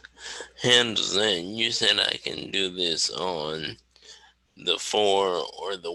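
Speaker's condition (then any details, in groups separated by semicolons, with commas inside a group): Cerebral palsy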